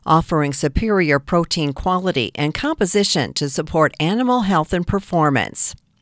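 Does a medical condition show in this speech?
No.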